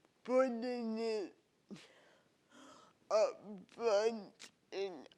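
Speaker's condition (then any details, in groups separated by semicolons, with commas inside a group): Cerebral palsy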